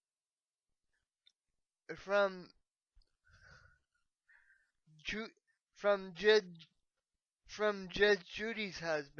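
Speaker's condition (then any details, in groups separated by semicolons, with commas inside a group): Cerebral palsy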